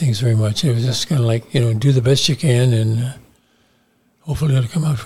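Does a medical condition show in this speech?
Yes: Parkinson's disease; early loss of smell, weak shoulder, little tremor, slightly unstable on feet, subdued gestures and movements.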